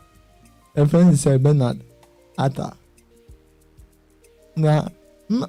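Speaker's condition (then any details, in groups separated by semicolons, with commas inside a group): Cerebral palsy; self-managing with exercises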